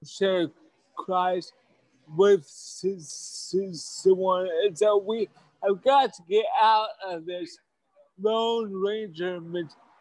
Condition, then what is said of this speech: Stuttering. Back then I stuttered worse than I stutter now, and I stuttered every single word of that talk.